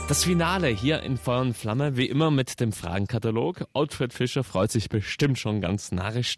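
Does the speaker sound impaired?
No.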